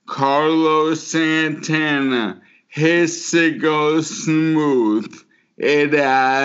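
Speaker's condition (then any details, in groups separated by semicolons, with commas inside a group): Motor neuron disease; can no longer dance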